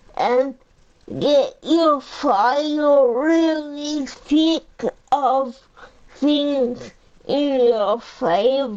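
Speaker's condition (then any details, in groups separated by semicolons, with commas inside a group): Cerebral palsy; uses a power chair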